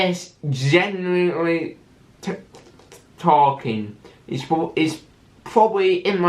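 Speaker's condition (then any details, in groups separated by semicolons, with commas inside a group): Cerebral palsy with stammer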